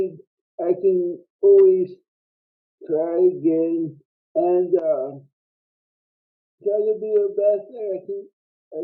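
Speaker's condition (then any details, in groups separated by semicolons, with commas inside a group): Cerebral palsy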